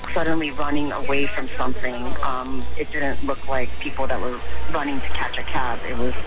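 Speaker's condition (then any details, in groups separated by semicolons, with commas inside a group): No condition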